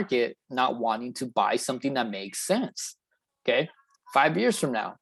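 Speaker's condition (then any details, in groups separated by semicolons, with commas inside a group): No condition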